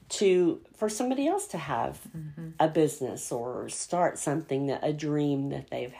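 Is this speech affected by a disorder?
Yes: cleft palate; congenital, palate surgery at 9 months, Arkansas plastic surgeon, frequent ear infections, multiple ear tube surgeries; soft palate strengthening exercises from speech pathologist mother, no bony palate, speech learned differently.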